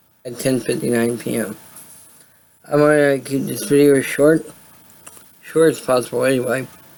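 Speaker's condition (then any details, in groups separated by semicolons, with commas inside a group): Cerebral palsy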